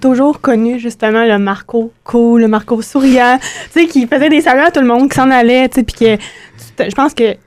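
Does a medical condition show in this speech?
No.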